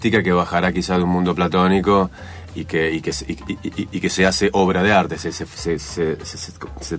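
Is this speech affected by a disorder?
Yes: stuttering; more troublesome in youth and adolescence, no longer bothersome; stutters in speech, never stutters when singing; here repeated sounds, prolonged sounds.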